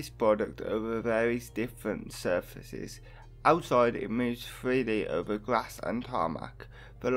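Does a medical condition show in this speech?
Yes: hemiplegic cerebral palsy; quadriplegic form.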